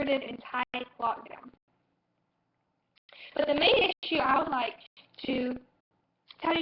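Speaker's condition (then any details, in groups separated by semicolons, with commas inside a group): No condition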